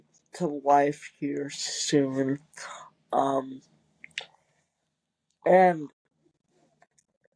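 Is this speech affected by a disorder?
Yes: cerebral palsy; wheelchair user.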